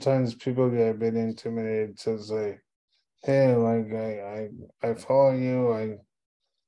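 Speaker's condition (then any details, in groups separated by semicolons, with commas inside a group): Cerebral palsy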